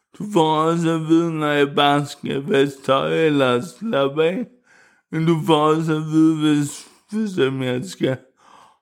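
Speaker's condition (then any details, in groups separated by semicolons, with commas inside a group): Cerebral palsy; wheelchair user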